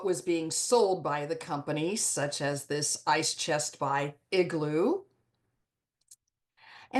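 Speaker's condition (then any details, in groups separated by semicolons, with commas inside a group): No condition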